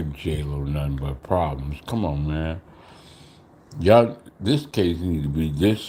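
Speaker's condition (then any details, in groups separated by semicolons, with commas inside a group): Slurred speech; still slurs words occasionally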